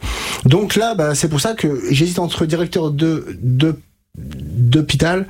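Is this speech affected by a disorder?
Yes: stuttering; onset at 5 to 6 years, no childhood speech therapy, therapy begun at 20, age 33; 27 to 28 years since onset, years of therapy with stuttering specialist Catherine Daubier, Nancy; blocks and repetitions, fluency techniques learned, much worse ages 5 to 20, could not finish sentences; here repeated sounds, blocks.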